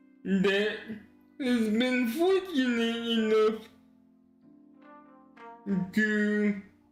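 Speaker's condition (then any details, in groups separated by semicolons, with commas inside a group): Cerebral palsy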